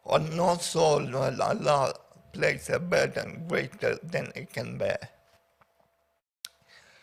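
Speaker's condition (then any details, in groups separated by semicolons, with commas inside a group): Paraplegia with essential tremor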